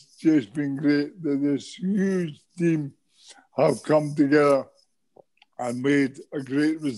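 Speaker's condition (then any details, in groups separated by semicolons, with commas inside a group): MND; speaks well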